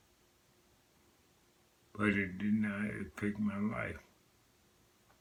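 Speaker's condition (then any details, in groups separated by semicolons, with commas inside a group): Multiple sclerosis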